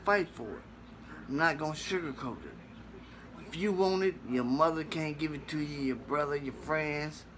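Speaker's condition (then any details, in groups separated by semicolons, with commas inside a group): Traumatic brain injury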